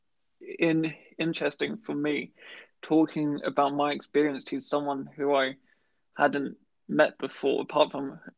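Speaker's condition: Stammering; lifelong, delayed first word, severe in childhood, feared never speaking, taught sign symbols, weekly speech therapy first 10 years; worse with anxiety, avoids certain words, substitutes stammer-friendly words, pre-writes questions with stammer-friendly words; repeated sounds

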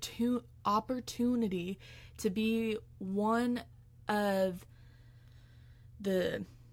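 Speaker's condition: Stuttering; fear of speaking in front of groups, school accommodations for presenting projects, found national stuttering association; many fears about speaking; prolonged sounds, blocks

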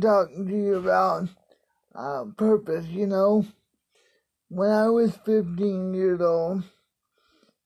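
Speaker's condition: Cerebral palsy; spastic quadriplegic

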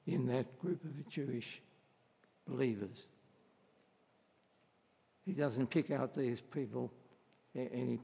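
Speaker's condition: Parkinson's disease; voice may crack, concern about voice carrying through

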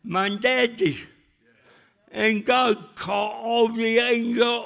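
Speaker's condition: Cerebral palsy; still talks funny

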